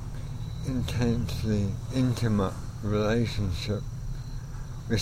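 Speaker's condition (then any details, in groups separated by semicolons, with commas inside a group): ALS; onset with trouble playing guitar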